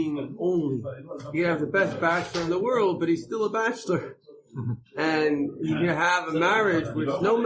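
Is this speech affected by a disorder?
No.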